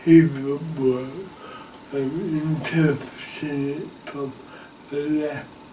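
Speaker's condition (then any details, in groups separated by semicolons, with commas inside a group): Cerebral palsy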